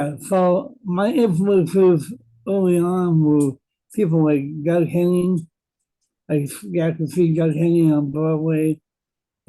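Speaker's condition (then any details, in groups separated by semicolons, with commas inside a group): Cerebral palsy; present from birth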